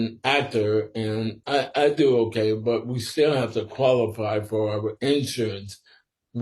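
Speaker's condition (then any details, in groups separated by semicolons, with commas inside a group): Sporadic ALS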